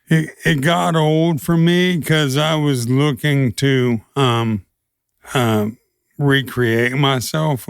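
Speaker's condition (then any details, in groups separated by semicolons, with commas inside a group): ALS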